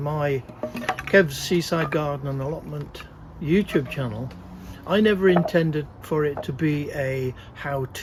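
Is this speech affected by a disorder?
No.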